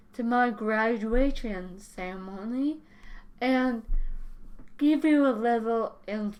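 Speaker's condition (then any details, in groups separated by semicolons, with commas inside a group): Cerebellar ataxia; caused by brain bleed, unsteady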